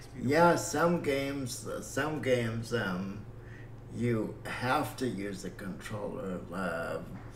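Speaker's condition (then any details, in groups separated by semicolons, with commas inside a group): Cerebral palsy; breathing fine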